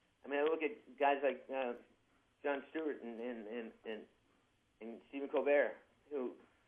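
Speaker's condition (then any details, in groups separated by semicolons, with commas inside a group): Parkinson's disease, young-onset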